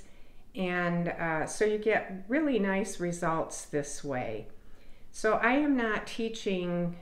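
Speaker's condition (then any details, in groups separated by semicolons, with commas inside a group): No condition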